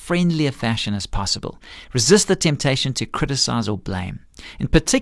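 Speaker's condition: No condition

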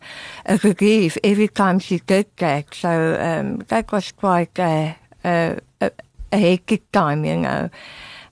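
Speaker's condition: Tongue removal for cancer; relearned speaking from scratch with speech therapist, could not speak after surgery, remaining tongue enables swallowing

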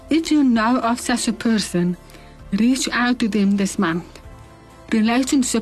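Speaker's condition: Deafness, bilateral cochlear implants; long-standing hearing loss; hears about 80% with bilateral cochlear implants, can follow conversation; learned early to speak like hearing person, mother bonita drew out language, not natural

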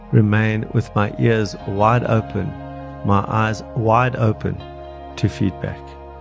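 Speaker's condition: No condition

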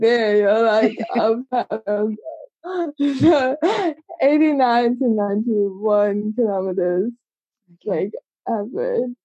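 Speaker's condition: Cerebral palsy; congenital

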